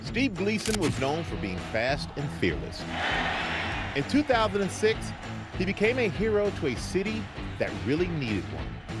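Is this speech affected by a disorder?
No.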